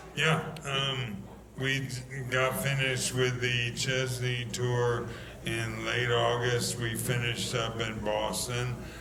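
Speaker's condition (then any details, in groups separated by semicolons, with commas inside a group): ALS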